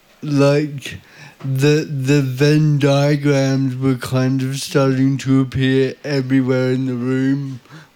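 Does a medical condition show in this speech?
Yes: cerebral palsy.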